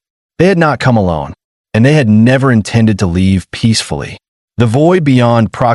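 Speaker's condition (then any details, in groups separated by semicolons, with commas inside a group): No condition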